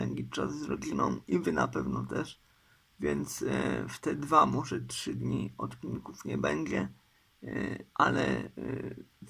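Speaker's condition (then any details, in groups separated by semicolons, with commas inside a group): Cerebral palsy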